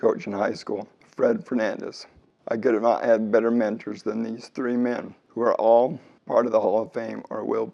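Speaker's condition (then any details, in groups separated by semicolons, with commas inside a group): ALS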